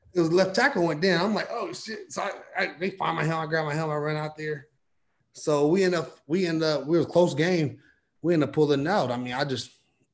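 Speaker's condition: No condition

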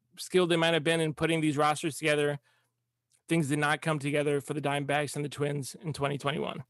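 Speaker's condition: No condition

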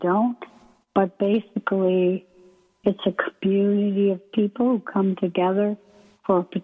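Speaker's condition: ALS; onset during pre-doctoral internship at VA

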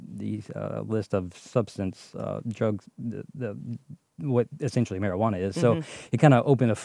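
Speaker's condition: No condition

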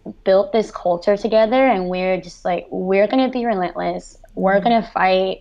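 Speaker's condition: Cleft lip and palate, severe

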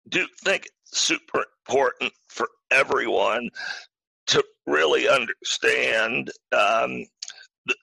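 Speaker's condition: Spasmodic dysphonia; could not use voice at first

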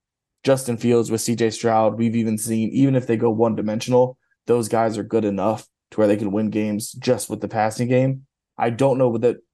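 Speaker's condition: No condition

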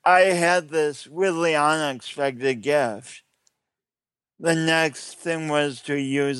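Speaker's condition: Cerebral palsy; regular yoga practice for about 7 years

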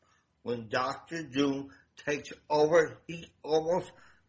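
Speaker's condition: Damaged voice box; self-conscious about voice

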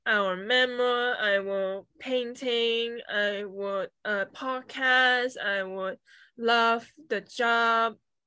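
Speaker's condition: Aphasia; with coma mentioned

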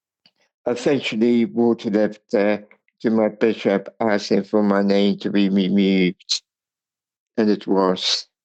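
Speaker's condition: Cerebral palsy; speech impairment

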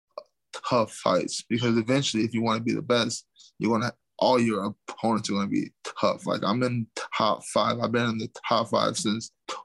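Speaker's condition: Stuttering; lifelong stutter, not caused by combat sports, father also stutters; commenters call speech slurred and mistake it for CTE; prolonged sounds, blocks

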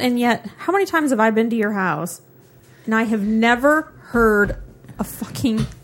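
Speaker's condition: No condition

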